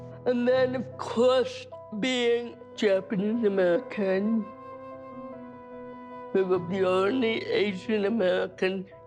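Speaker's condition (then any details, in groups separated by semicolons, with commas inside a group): Cerebral palsy; speech therapy by age four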